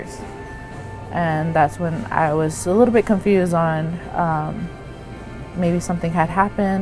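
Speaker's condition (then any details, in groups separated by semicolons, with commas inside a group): No condition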